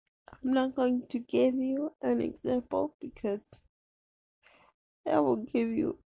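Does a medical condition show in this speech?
Yes: cerebral palsy; wheelchair user.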